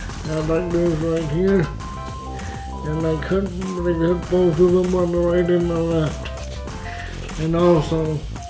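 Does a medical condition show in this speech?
Yes: spastic cerebral palsy.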